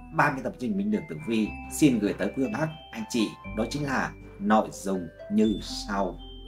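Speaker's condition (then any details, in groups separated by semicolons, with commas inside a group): No condition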